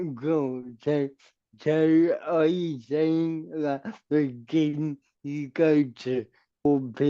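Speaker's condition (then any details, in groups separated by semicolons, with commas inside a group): Cerebral palsy; permanent wheelchair user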